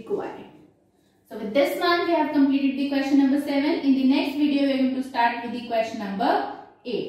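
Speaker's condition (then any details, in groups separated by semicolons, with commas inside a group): No condition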